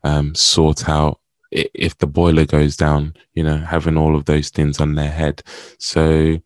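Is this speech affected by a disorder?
No.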